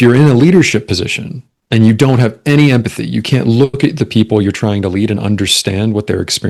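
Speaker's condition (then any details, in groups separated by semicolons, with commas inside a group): No condition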